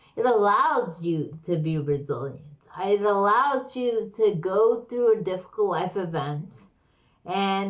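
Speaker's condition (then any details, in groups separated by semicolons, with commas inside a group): Slurred speech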